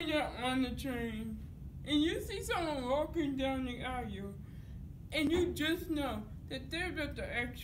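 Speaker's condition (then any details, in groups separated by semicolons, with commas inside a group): Cerebral palsy; dystonic type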